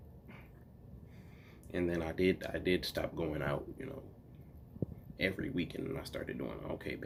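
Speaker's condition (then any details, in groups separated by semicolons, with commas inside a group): No condition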